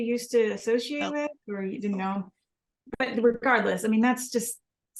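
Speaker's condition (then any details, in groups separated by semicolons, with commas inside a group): No condition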